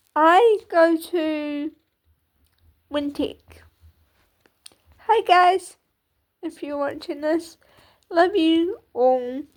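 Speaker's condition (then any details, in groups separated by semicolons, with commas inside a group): Cerebral palsy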